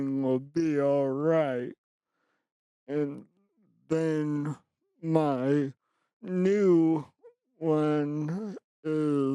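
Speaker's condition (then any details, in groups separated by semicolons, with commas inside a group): Traumatic brain injury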